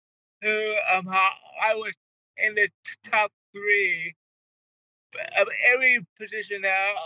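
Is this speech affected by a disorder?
Yes: cerebral palsy; wheelchair user.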